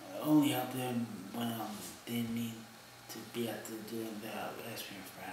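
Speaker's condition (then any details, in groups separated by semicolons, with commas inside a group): Traumatic brain injury; severe, high speed vehicle crash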